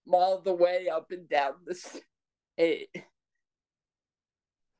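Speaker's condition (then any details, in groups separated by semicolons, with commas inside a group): Cerebral palsy; power wheelchair since age five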